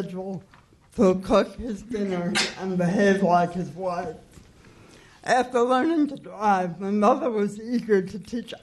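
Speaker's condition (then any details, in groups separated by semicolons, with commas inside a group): Cerebral palsy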